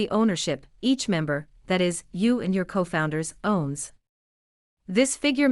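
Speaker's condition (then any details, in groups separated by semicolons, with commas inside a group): No condition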